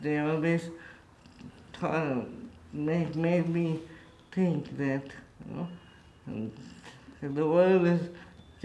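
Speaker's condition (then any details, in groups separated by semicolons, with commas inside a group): Cerebral palsy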